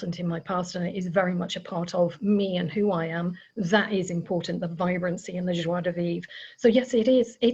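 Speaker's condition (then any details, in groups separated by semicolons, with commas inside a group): No condition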